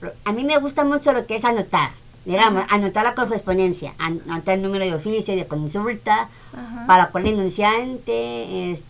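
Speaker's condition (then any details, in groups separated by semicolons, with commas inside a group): Down syndrome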